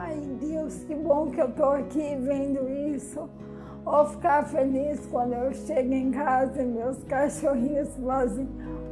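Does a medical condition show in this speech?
Yes: amyotrophic lateral sclerosis; onset with left hand weakness.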